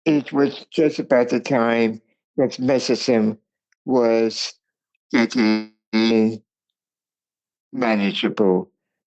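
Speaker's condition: Cerebral palsy; wheelchair user since age 28

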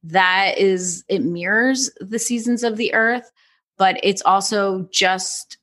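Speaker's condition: No condition

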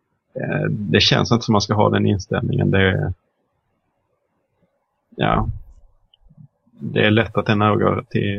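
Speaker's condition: No condition

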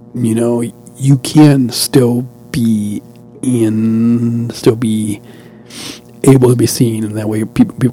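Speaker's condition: Stuttering and language disorder; severe language disorder; prolonged sounds, blocks

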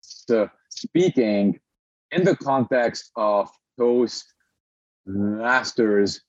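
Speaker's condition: Stutter; stutter since birth in Lebanon, speaking disability, breathing technique partly controls it, Toastmasters practice; stutters openly during interview, experienced public speaker; audible stutter, pauses may sound like internet lag; repeated sounds, prolonged sounds

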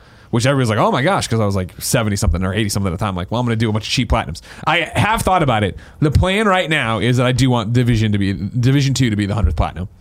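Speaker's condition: No condition

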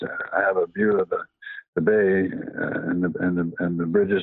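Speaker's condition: Parkinson's; past cancer

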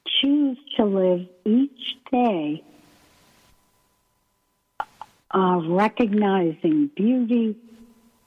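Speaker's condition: ALS; limb onset in right foot

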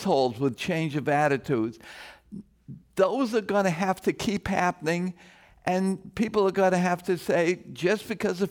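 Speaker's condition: No condition

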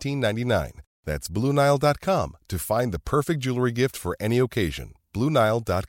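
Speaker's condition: No condition

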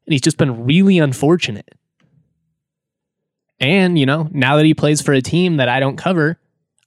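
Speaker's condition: No condition

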